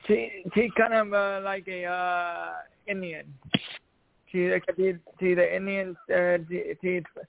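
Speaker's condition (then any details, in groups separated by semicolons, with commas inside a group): Cerebral palsy; past challenges speaking up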